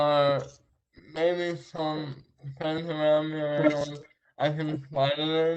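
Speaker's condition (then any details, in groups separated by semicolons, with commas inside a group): Traumatic brain injury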